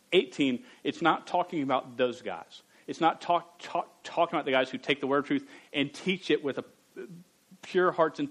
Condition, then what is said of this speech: Stuttering. Y'all hear me I joke about it a lot, but sometimes I'm kicking myself in the head when I'm just trying to spit out my name.